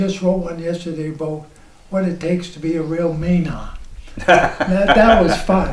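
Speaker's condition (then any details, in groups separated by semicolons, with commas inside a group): ALS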